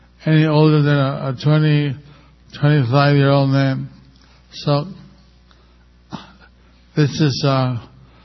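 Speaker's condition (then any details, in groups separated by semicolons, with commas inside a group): Stroke with facial paralysis; one side of face a little paralyzed; about a year since stroke; speaks a little slowly because of facial paralysis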